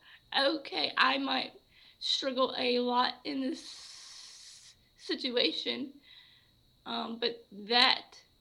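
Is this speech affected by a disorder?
Yes: stuttering; stuttered a lot while talking to coffee shop staff; here prolonged sounds, blocks.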